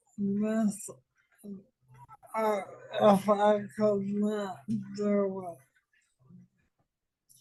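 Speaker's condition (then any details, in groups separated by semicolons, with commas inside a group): ALS; diagnosed almost five years ago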